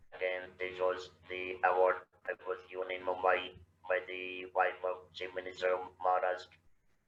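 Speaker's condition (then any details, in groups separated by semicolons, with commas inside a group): Laryngectomy (vocal cords removed) after stage IV vocal cord cancer; about 25 years since cancer; distinctly audible unique voice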